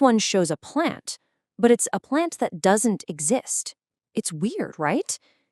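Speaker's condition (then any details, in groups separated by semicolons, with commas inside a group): No condition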